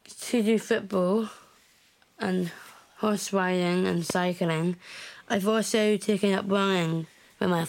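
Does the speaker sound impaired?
Yes: Down syndrome.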